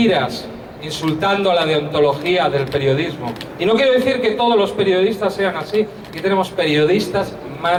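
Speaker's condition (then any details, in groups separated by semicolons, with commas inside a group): No condition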